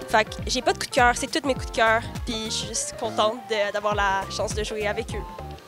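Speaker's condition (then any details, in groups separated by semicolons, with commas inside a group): No condition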